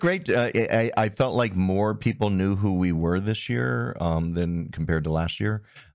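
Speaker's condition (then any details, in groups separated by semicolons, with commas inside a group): No condition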